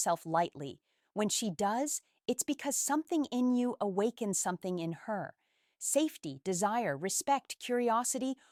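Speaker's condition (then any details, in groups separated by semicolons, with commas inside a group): No condition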